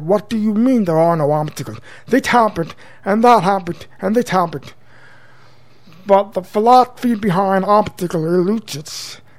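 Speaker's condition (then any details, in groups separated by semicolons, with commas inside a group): Profound deafness since birth; congenital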